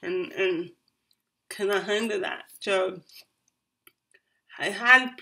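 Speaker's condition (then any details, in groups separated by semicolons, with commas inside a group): Cerebral palsy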